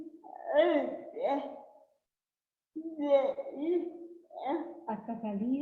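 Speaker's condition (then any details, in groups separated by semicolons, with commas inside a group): Cerebral palsy; since birth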